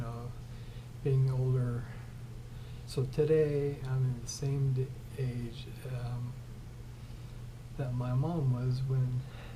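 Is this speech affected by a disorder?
Yes: ALS; arms, neck and throat affected.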